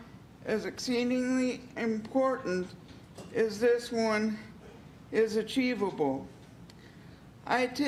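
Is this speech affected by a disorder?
Yes: cerebral palsy; physical limitations.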